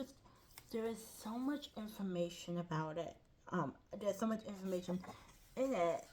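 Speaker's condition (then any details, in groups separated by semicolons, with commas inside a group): Cerebral palsy; lifelong, ankle-foot orthoses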